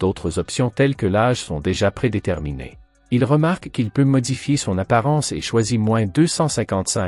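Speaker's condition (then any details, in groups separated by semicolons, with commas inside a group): No condition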